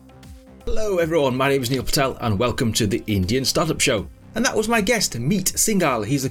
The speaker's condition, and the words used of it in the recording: No condition.